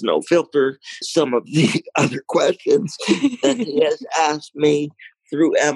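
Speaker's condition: Cerebral palsy, mild

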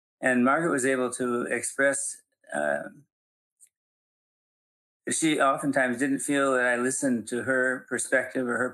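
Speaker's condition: Parkinson's; still teaching and speaking publicly

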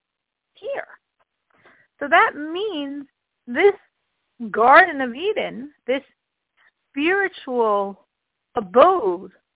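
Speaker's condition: No condition

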